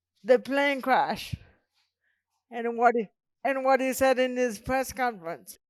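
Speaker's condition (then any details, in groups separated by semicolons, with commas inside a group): Cerebral palsy; present from birth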